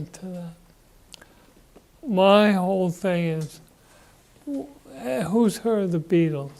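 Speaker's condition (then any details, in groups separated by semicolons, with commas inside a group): Parkinson's disease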